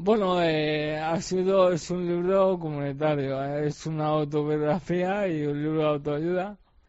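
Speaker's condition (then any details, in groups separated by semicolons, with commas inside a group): ALS; speaking somewhat difficult, facial and mouth muscles affected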